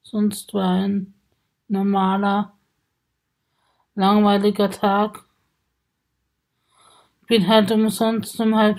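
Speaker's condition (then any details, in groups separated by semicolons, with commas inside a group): Spasticity from birth; multiple sclerosis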